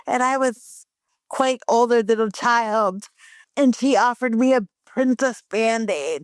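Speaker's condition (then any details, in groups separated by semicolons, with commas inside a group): Cerebral palsy; present from birth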